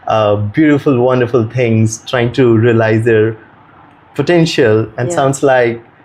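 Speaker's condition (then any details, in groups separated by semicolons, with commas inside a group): No condition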